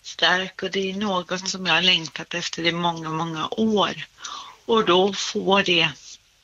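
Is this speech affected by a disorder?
Yes: cerebral palsy; congenital, motor function affected throughout body, walks and stands, somewhat poorer balance; speech slightly affected.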